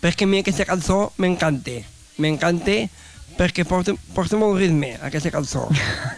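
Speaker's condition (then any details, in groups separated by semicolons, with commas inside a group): Down syndrome; age 30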